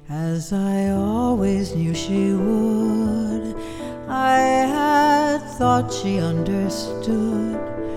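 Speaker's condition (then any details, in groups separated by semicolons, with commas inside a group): No condition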